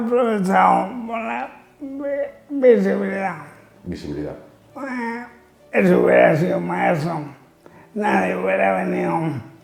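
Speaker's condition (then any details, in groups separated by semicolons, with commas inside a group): Amyotrophic lateral sclerosis (ela)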